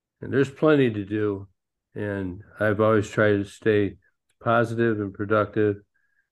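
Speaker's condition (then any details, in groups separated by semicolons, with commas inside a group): Parkinson's disease; ping pong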